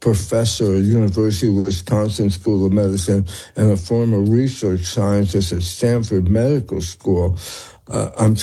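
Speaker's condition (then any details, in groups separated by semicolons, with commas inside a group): Tongue cancer; began with hearing problem and ear pain, throat scan malignant, later scan benign; slurred speech at recording; slurred speech from tongue cancer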